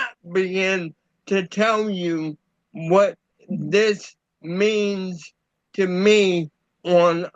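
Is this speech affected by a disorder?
Yes: cerebral palsy; about a year after a stroke.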